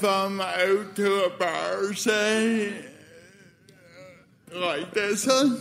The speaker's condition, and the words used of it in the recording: Cerebral palsy. Yeah, I mean, growing up was a bit tough for me. Like, I ran around like any other child, but my speech was obviously hindered,